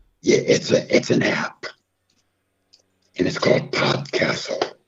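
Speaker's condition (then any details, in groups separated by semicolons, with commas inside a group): Throat cancer, half voicebox, partial laryngectomy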